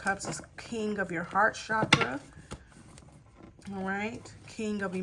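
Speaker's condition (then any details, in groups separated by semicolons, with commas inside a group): No condition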